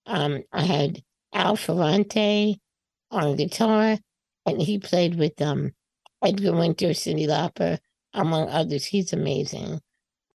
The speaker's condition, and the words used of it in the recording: Spinal muscular atrophy. So my breathing and speaking and singing has since gotten a lot stronger.